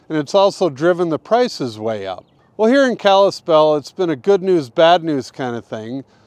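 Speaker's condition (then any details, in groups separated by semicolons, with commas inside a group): No condition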